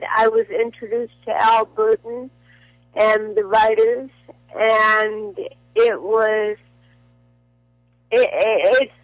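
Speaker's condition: Cerebral palsy; dependent on Botox

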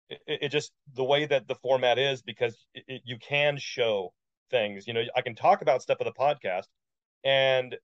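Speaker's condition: Stutter; learned techniques through practice, stuttering not obvious to listeners; blocks

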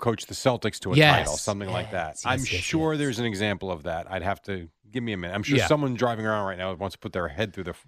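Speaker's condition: No condition

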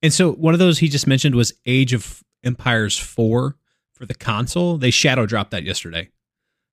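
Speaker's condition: No condition

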